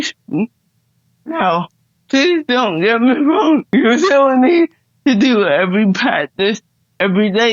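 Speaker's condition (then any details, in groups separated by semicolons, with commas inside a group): Cerebral palsy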